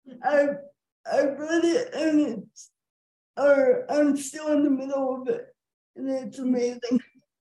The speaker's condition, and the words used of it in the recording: Cerebral palsy. We want to be able to understand you better.